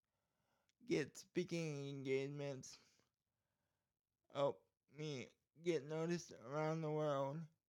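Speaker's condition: Cerebral palsy; speech problem due to cerebral palsy

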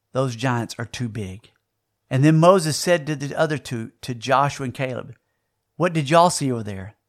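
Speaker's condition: No condition

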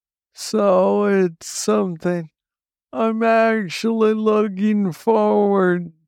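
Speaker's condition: Parkinson's disease, young onset; takes Parkinson's medication, shuts down when too hot, autonomic dysfunction, does not sweat

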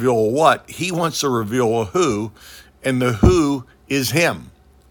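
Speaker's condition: No condition

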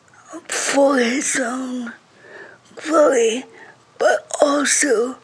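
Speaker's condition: Cerebral palsy; speech affected, reading very slow

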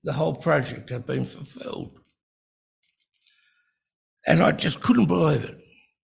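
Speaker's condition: Breathing-related speech difficulty

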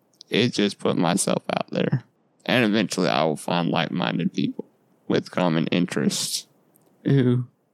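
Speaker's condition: Duchenne muscular dystrophy; lifelong

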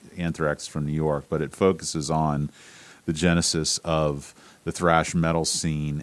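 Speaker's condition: No condition

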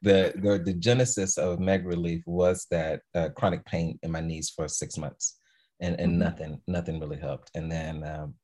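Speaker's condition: No condition

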